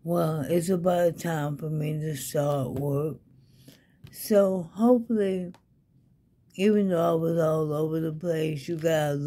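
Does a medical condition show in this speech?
Yes: ALS; needs help with daily activities, fatigue.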